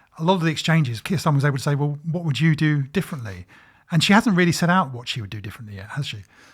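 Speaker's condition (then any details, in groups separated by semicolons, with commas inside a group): No condition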